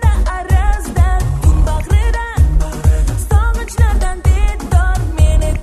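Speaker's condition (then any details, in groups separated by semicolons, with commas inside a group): No condition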